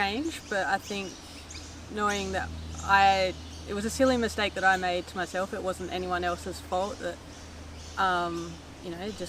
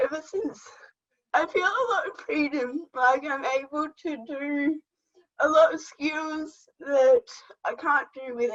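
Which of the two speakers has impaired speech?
The second: cerebral palsy; age 22.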